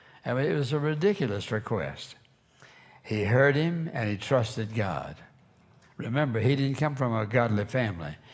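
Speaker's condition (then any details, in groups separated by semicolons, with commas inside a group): No condition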